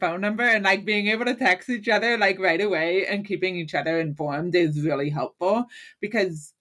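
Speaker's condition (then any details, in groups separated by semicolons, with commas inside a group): Hearing loss; currently uses hearing aid and cochlear implant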